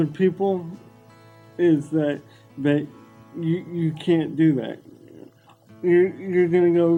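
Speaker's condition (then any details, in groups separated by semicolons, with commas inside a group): Cerebral palsy; wheelchair user; diagnosed at age 2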